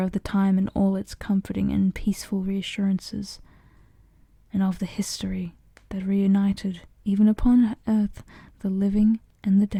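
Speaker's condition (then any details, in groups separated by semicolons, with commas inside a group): No condition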